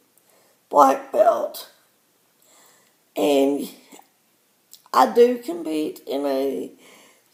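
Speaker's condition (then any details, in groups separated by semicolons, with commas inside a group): Cerebral palsy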